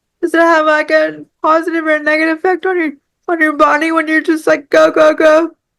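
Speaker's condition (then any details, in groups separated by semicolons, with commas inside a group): Cerebral palsy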